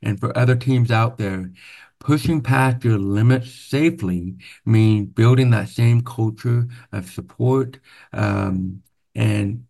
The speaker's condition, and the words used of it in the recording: Deafness. If you haven't noticed already, I have a different accent.